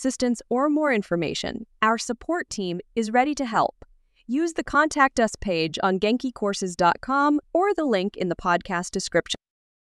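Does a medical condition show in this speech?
No.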